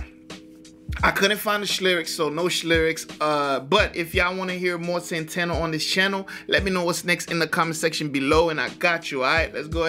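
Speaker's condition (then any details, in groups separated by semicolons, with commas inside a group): No condition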